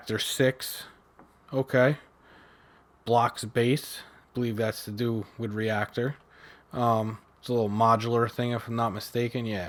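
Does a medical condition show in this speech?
No.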